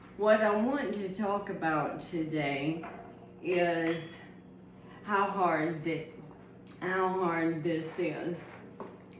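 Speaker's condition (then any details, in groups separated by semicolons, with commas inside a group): ALS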